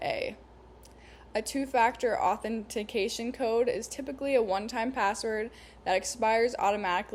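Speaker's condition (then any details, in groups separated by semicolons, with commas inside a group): No condition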